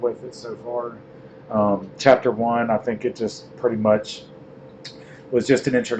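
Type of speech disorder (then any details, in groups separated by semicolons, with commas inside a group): None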